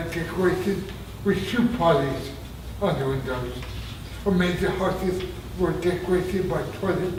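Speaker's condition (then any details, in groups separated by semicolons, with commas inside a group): Traumatic brain injury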